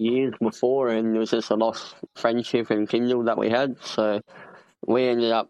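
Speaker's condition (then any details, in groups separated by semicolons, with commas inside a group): Cleft palate; congenital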